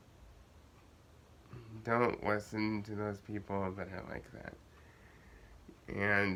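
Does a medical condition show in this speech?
Yes: cerebral palsy.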